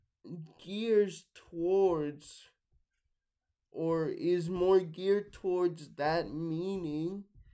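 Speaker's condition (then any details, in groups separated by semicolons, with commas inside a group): Cerebral palsy, mixed, mild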